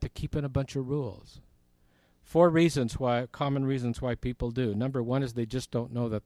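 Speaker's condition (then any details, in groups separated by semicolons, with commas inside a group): No condition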